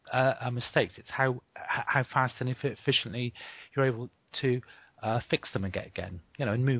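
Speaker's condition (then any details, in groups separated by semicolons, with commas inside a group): Stammer, mild; small stammer that comes and goes, once held back public speaking, now speaks on stage; stammered a tiny bit early on, stammered a bit again mid-interview; small stutter, sometimes gets stuck on words; repeated sounds, repeated words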